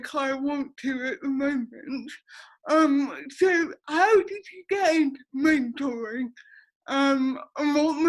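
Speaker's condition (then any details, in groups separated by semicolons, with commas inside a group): Cerebral palsy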